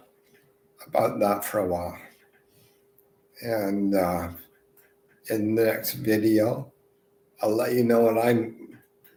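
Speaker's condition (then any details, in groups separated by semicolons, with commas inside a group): Multiple sclerosis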